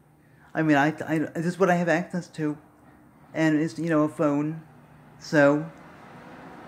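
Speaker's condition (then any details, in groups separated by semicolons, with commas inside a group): Cerebral palsy; speaks fast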